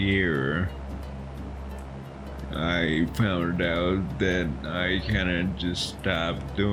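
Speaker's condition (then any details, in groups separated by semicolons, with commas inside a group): Friedreich's ataxia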